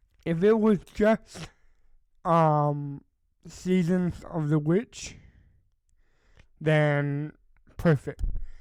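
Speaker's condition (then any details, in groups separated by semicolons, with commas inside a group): Cerebral palsy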